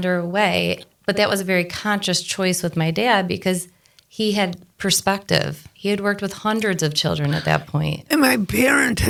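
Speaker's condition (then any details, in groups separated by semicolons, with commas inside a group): No condition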